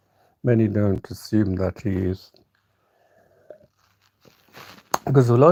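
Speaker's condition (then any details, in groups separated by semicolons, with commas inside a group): No condition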